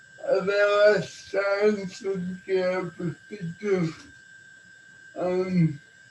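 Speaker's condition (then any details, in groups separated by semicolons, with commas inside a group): Cerebral palsy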